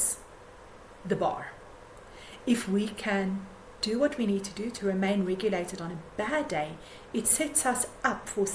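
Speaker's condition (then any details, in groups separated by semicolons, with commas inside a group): No condition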